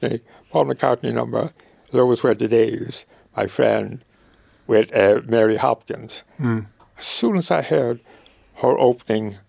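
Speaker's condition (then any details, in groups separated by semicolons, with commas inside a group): Motor neuron disease; wheelchair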